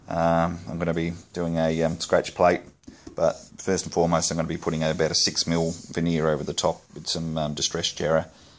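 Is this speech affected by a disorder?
No.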